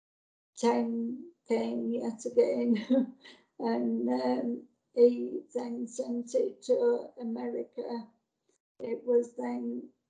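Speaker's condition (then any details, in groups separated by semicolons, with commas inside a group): Motor neurone disease; MND diagnosed about nine years ago, progressive, voice went overnight during past illnesses; voice affected quite a lot, once-broad Yorkshire accent changed, fears voice may suddenly go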